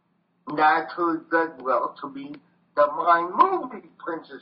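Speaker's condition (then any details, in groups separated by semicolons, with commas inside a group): Voice box damage from tracheostomy; cannot sing as before, ongoing voice challenge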